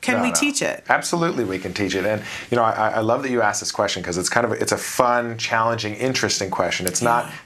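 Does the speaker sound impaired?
No.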